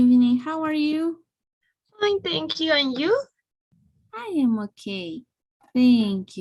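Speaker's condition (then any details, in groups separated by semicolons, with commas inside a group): No condition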